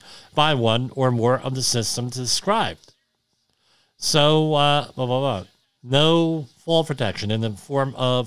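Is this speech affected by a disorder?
Yes: cleft lip and palate; has tinnitus.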